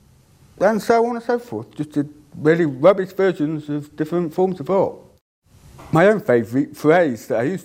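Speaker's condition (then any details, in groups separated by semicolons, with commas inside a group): Deafness; cannot hear own voice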